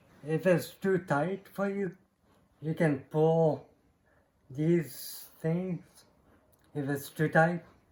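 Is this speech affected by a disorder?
Yes: cerebral palsy.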